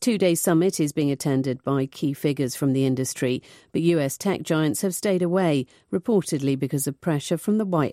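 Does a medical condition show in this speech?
No.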